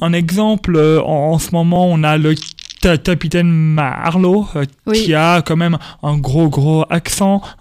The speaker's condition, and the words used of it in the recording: Stuttering. Mais toute la difficulté, ça va être de pouvoir jouer des héros normaux avec cet accent qui est le bégaiement.